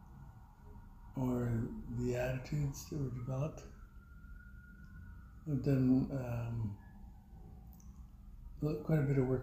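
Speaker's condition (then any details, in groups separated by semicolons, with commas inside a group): Parkinson's; voice weakened by Parkinson's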